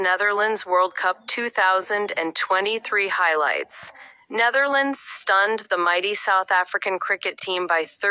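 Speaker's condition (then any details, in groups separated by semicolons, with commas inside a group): No condition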